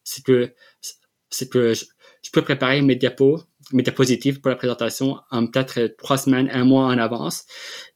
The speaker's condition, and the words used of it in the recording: Stuttering. Donc, c'est vrai que j'ai eu des que j'ai bégayé durant la présentation.